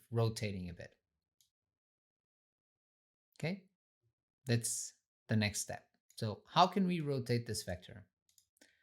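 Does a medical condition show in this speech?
No.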